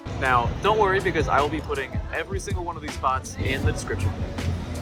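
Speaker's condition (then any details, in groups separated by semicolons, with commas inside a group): No condition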